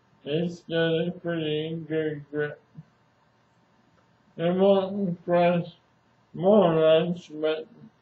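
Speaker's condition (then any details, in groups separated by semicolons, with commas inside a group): ALS; speech somewhat hard to understand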